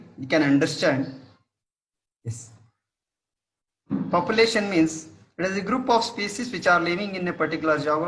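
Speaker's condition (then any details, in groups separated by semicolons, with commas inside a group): No condition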